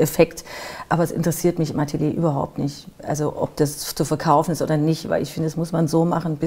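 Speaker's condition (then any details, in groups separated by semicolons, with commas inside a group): No condition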